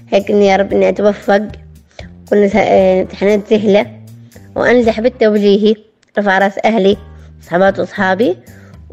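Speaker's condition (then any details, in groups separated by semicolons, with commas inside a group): Down syndrome; born premature, on devices and breathing machine as newborn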